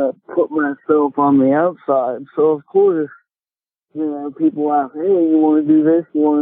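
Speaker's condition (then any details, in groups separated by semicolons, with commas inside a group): Cerebral palsy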